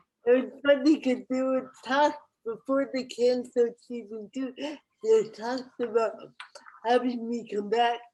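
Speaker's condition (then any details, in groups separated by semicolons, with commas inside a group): Cerebral palsy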